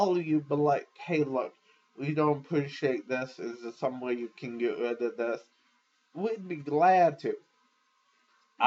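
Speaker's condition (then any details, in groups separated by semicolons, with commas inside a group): Cerebral palsy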